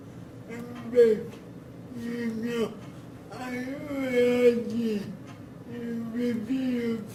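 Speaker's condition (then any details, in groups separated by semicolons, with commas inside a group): Cerebral palsy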